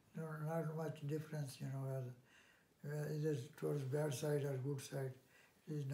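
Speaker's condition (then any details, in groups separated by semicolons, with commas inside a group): Parkinson's; 1 week after high dose thiamine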